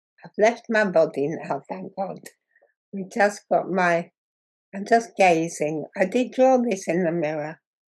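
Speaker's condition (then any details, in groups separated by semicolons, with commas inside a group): Muscular dystrophy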